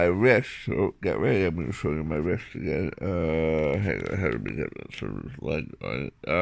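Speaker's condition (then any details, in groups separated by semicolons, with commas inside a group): Tongue cancer surgery, tongue graft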